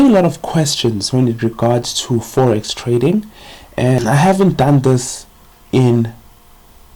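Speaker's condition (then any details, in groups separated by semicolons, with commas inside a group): No condition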